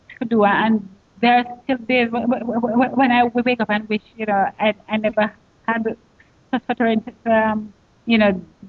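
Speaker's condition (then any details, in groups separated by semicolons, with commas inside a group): Stuttering; stuttering since childhood, familial, father Thomas and an aunt stutter, only one of father's seven children affected; stutters on own first name, uses substitute name, stutters more when upset, feels panic when stuttering; repeated sounds, repeated words, prolonged sounds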